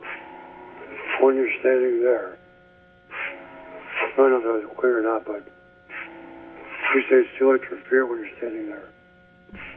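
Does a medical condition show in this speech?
Yes: ALS; speech getting worse.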